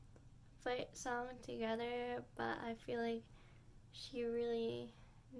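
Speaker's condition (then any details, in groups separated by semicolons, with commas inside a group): Cerebral palsy; spasticity and dystonia, cause illness and womb stroke, surgery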